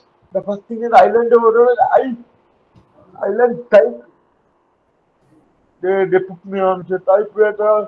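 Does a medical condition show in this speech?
Yes: cerebral palsy; uses wheelchair.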